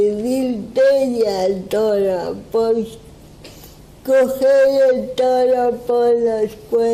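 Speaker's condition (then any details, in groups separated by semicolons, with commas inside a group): Cerebral palsy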